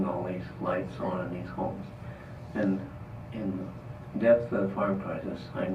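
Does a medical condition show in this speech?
Yes: Parkinson's disease; trouble talking.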